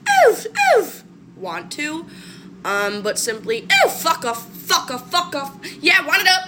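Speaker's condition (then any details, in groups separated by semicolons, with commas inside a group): Tourette syndrome, coprolalia; involuntary motor and vocal tics, lack of control, self-hitting tics; frequent vocal tics while talking, set off by discussing swearing tics; blurts swear words and phrases like oof, doof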